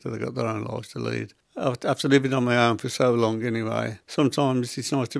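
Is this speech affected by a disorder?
Yes: Parkinson's; began as little finger tremor spreading to whole hand within 4-5 weeks; 8 years since diagnosis, tremors controlled by medication, freezing, foot dystonia with clawing, sometimes cannot walk; symptoms possibly audible in voice, may sound quieter and slower.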